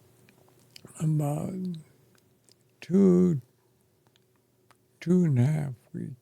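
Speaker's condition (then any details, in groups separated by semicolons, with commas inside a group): ALS; affects chest and throat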